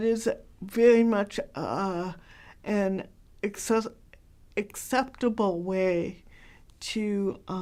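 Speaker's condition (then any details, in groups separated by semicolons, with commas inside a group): Cerebral palsy, mild; hard to understand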